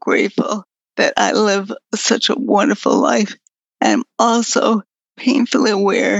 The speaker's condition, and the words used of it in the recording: Multiple sclerosis. I have voice, like right now I'm talking, but in order for me to talk, I have to have a lot of chocolate.